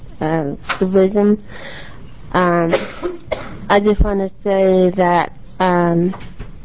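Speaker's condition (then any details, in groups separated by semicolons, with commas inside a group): Cerebral palsy; congenital, lifelong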